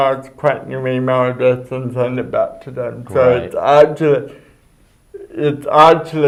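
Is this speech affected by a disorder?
Yes: cerebral palsy; speech.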